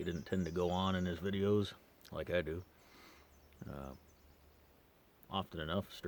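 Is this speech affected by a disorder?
No.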